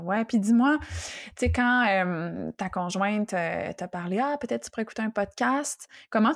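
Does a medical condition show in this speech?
No.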